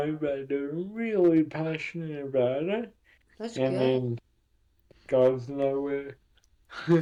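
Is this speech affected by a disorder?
Yes: cerebral palsy.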